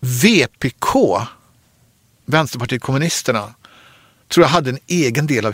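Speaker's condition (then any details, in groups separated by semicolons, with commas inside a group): No condition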